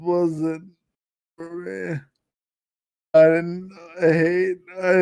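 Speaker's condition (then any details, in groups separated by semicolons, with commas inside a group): Friedreich's ataxia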